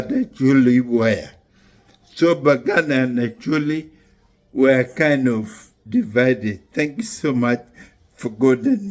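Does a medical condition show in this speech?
Yes: neurological disease.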